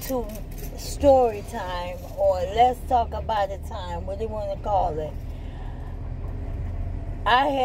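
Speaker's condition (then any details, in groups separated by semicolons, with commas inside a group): ALS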